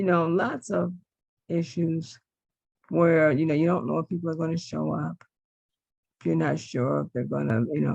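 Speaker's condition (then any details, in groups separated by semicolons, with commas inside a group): Multiple sclerosis; diagnosed decades ago, uses direct care workers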